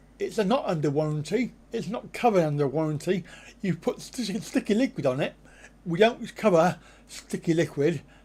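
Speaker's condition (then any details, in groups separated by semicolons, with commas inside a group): Cerebral palsy; back surgery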